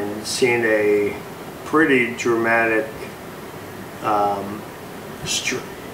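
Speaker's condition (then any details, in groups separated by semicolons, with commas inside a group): ALS; legs affected; major leg weakness, stem cell therapy, physical therapy, nerve injections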